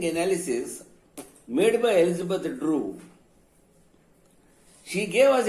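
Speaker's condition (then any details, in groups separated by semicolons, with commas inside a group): No condition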